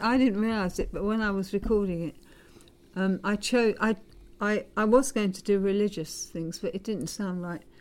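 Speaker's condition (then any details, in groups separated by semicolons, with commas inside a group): Parkinson's disease; about 15 years since diagnosis, pump prevents seizing up on stage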